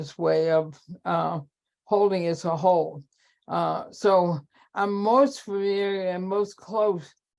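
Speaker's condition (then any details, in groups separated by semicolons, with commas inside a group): ALS; terminal, cannot handwrite, can still type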